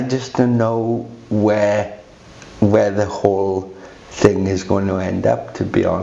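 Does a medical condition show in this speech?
Yes: cerebral palsy; quadriplegic form.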